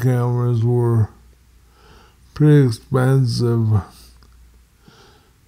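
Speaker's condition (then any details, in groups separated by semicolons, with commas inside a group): Multiple sclerosis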